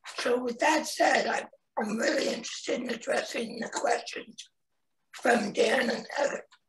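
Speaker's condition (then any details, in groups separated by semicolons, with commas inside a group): Laryngectomy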